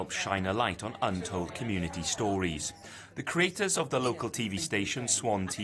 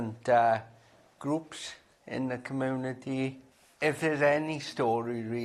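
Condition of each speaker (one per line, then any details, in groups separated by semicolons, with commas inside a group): No condition
Cerebral palsy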